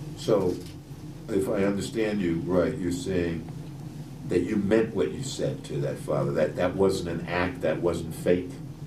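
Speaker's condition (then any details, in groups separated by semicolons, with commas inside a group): No condition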